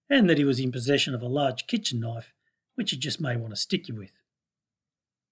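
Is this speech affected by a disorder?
No.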